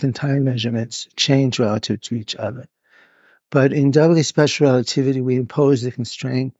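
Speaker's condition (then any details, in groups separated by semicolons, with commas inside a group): Parkinson's; now openly shown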